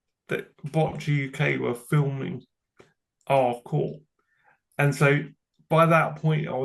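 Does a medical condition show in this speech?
Yes: cerebral palsy; from birth.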